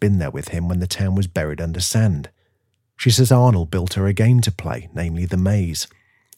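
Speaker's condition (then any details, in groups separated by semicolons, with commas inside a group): No condition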